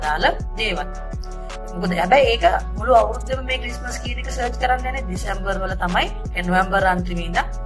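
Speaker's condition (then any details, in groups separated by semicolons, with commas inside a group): No condition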